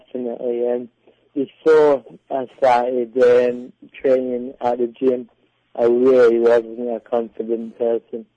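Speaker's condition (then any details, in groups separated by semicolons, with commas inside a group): Cerebral palsy; predicted never to talk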